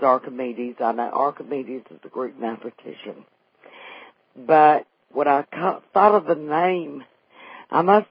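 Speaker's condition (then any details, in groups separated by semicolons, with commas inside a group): Vocal cord paralysis after stroke; wheelchair user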